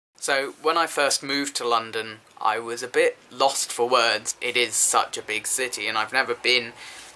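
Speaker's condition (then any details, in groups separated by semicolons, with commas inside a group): No condition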